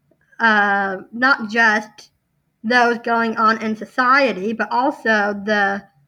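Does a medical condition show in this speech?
Yes: Down syndrome.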